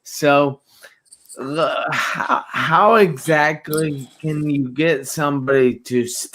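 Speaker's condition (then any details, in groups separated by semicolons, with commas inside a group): Traumatic brain injury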